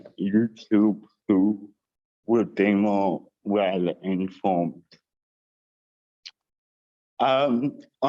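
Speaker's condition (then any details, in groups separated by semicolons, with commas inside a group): Cerebral palsy with dysarthria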